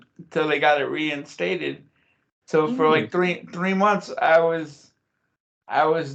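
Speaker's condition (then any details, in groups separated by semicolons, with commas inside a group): Cerebral palsy; since childhood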